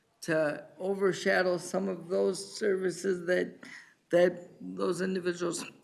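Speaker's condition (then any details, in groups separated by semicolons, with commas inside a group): Cerebral palsy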